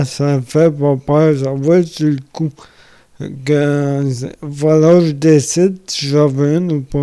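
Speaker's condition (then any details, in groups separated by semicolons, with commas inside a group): Amyotrophic lateral sclerosis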